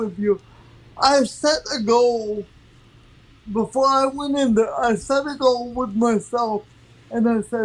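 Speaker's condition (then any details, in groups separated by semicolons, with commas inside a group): Cerebral palsy; from birth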